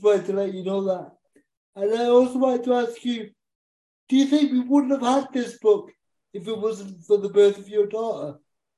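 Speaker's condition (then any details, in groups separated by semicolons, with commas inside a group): Cerebral palsy; cerebral palsy since childhood, uses a wheelchair, swimming advised in childhood to exercise all muscles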